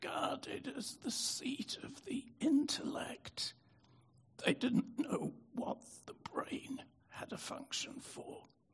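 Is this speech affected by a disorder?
Yes: spasmodic dystonia; affected voice, likened to Robert Kennedy Jr.'s voice.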